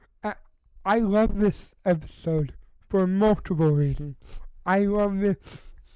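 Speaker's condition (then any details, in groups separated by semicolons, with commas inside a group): Cerebral palsy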